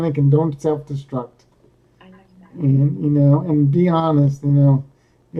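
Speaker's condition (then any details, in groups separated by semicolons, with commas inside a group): Cerebral palsy; caused by trauma; speaks coherently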